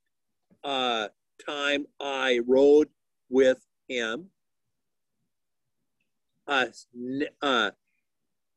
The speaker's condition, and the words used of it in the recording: Aphasia. And uh, half the words of my mouth uh, to last conversation, future conversation.